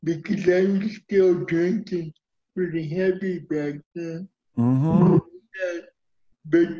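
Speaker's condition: Cerebral palsy; uses wheelchair

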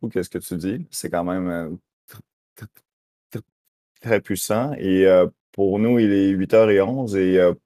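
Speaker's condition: Stuttering; attributed to brain-vocal cord miscommunication, spoke little ages 6-12, hidden until 28, three therapies; age 29, openly stuttering, no longer hideable for 1-2 years, in therapy 2-3 years; vocal cords cut out involuntarily, word repetitions, talks a lot, may go unnoticed by listeners; repeated sounds, blocks

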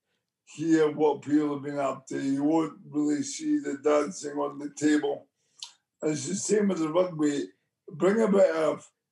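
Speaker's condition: Motor neurone disease; twitching

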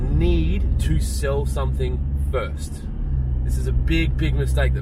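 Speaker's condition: No condition

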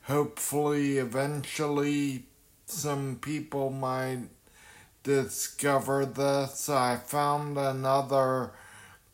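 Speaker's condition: Traumatic brain injury; traumatic brain injury about 38 to 39 years ago; slower speech due to brain injury

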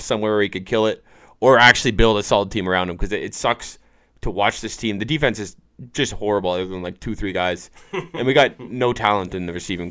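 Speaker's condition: No condition

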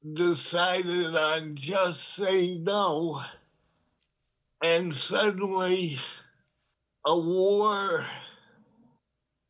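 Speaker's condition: Parkinson's disease; diagnosed over 9 years ago

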